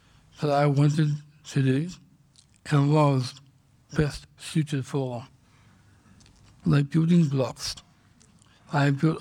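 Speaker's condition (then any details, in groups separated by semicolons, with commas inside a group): Down syndrome; congenital, diagnosed at birth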